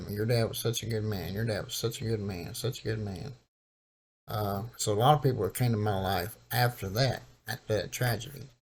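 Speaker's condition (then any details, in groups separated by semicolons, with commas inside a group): Cerebral palsy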